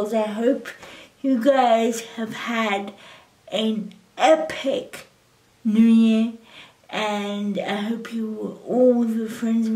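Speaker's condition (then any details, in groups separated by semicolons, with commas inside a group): Cerebral palsy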